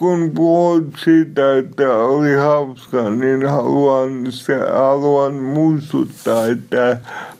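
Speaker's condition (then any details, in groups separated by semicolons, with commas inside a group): Cerebral palsy; somewhat unclear, self-described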